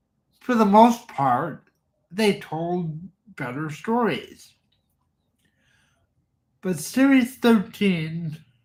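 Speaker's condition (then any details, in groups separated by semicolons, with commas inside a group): Cerebral palsy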